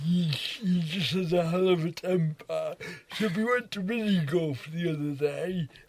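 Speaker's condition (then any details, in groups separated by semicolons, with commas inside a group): Cerebral palsy; wheelchair user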